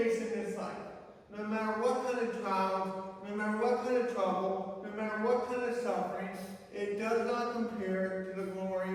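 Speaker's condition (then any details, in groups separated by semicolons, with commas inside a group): Cerebral palsy; from birth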